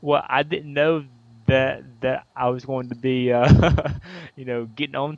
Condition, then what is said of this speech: Stuttering. I really love talking about stuttering because more times than not, I don't stutter when I talk about stuttering